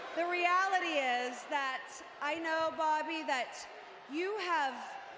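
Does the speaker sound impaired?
No.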